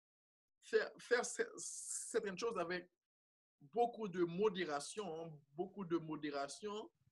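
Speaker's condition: Stuttering; father also stuttered, realized own stutter gradually over time, remarks about elocution from others; stuttering during interview; whole-word repetitions, comme, stuttered moments left uncut in videos; repeated sounds, prolonged sounds

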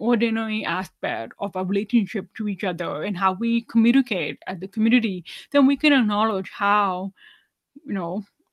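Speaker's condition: Deafness, 99% hearing loss, severe

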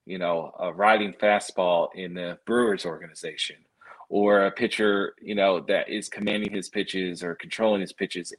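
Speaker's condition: No condition

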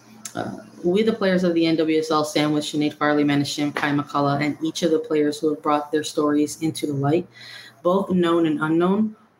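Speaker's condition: No condition

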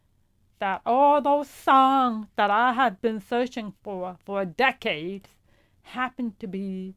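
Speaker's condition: Profound deafness; headphones too quiet

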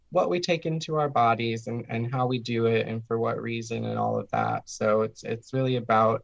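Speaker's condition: No condition

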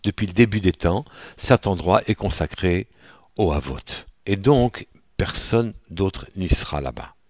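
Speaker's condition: No condition

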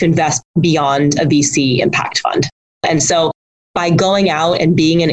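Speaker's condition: No condition

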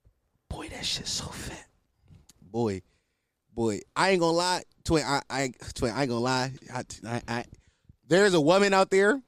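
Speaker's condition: Stuttering; repeats words when approaching strangers, stutters over the word i; repeated sounds, repeated words

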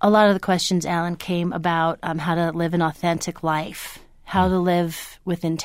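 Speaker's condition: No condition

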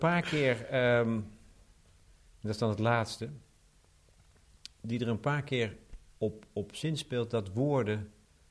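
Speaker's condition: No condition

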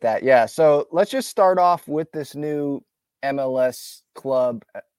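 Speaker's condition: No condition

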